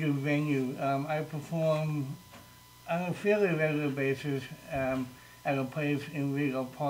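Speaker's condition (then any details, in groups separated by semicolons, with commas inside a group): Cerebral palsy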